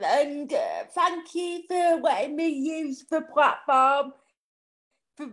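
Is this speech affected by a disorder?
Yes: cerebral palsy.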